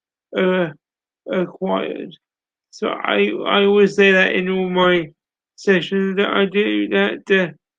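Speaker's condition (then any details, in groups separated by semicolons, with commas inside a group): Cerebral palsy; full-time wheelchair user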